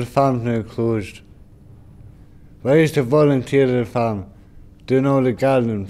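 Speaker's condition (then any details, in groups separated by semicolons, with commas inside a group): Brain injury; mild speech impediment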